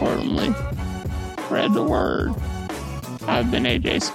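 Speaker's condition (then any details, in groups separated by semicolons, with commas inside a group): Duchenne muscular dystrophy; lifelong, muscle atrophy and weight loss, muscle and fat lost around tailbone, repositioned in bed by mother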